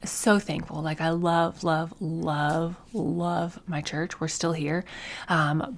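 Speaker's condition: No condition

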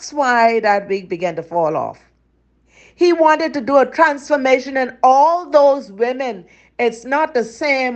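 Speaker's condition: No condition

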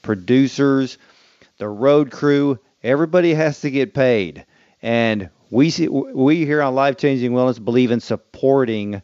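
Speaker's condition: No condition

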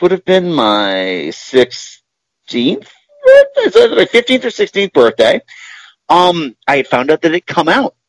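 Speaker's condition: No condition

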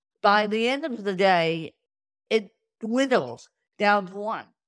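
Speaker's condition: Cerebral palsy; feeding self

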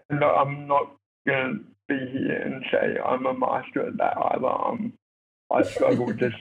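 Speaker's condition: Cerebral palsy; born two months premature

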